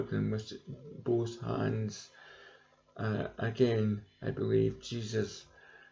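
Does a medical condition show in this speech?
Yes: cerebral palsy; present from birth; balance worsening recently, needs walking aid.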